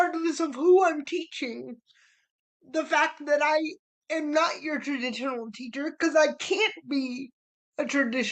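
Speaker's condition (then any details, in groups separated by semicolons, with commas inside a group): Cerebral palsy; spastic cerebral palsy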